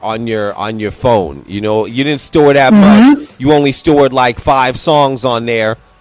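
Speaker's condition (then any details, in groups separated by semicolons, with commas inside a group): No condition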